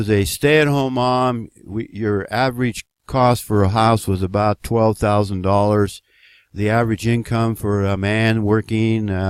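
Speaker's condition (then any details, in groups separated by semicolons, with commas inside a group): No condition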